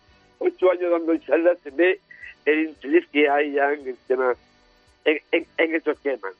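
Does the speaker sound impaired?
Yes: Down syndrome.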